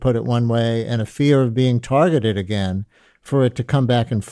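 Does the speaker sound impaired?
No.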